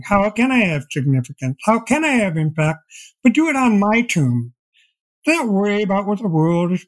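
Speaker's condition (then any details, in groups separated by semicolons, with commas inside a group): Deafblindness; progressive, diagnosed at age 28, expects eventual total blindness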